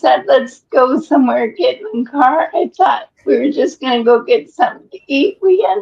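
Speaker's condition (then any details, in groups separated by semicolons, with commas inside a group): ALS; breathless after exertion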